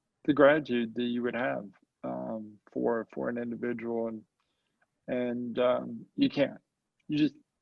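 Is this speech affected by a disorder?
Yes: cerebral palsy; very mild form.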